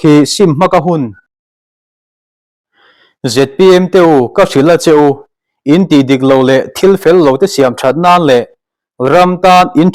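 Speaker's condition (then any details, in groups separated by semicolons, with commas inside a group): No condition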